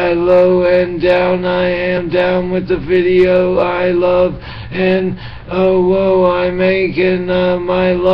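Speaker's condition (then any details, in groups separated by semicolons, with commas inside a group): Brain injury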